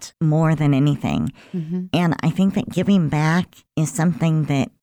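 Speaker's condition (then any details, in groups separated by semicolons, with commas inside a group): Cleft lip and palate; about 50-some years ago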